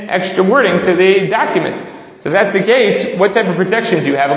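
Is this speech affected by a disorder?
No.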